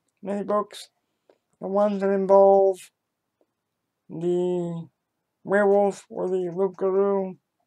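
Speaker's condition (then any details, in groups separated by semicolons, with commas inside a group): Cerebral palsy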